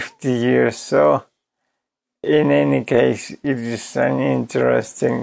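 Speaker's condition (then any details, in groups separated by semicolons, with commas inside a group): ALS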